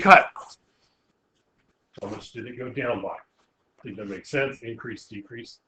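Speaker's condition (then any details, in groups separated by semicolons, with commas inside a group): No condition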